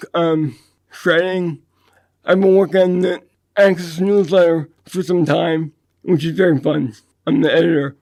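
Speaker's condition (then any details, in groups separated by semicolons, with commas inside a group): Dystonia; neurological condition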